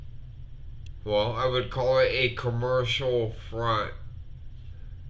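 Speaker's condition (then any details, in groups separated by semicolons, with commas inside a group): Multiple sclerosis; affects fingers; sometimes hard to breathe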